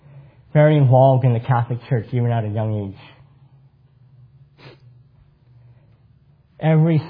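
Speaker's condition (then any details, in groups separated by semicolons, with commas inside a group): Cleft palate; congenital cleft palate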